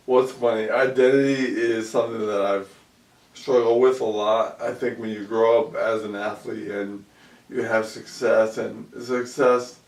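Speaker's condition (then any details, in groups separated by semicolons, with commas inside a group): ALS; about 2 years since onset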